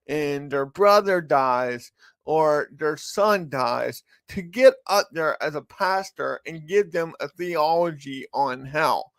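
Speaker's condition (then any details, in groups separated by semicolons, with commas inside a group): Cerebral palsy; from birth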